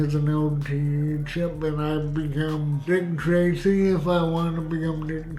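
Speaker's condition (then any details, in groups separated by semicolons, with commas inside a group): Cerebral palsy; spastic type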